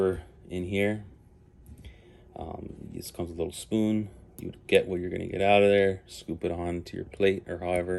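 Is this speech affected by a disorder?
No.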